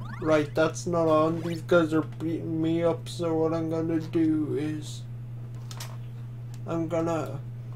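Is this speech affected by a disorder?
Yes: quadriplegic cerebral palsy.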